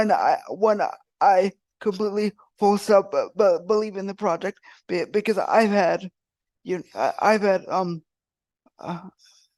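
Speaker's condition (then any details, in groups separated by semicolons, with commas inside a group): Cerebral palsy; wheelchair user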